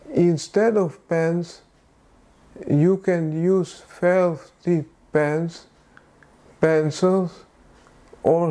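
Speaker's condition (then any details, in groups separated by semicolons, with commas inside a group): Parkinson's disease; tremor of hands and body; over 8 years, hands and body tremble, difficulty typing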